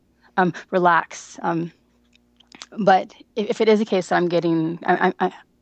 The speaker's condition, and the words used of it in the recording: Stuttering. So for me, being in therapy and having skills and feel like I can completely control the way that I'm talking, to me that feels more natural now than just talking and stuttering.